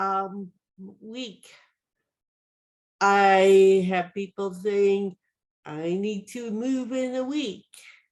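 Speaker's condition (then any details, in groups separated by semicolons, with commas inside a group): Cerebral palsy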